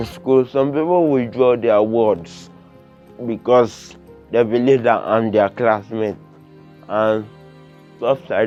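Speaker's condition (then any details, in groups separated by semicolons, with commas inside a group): Cerebral palsy, severe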